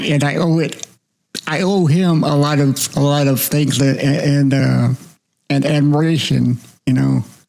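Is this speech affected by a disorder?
Yes: cerebral palsy.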